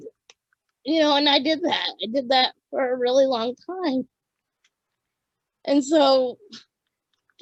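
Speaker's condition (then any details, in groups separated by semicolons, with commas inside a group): Cerebral palsy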